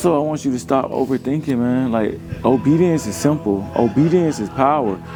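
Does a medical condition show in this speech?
No.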